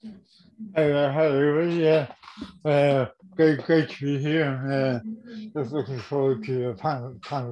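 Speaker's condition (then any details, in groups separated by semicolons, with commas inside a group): Cerebral palsy; diagnosed about 50 years ago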